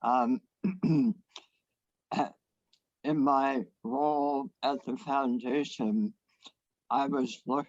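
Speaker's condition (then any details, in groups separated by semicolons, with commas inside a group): Head and neck cancer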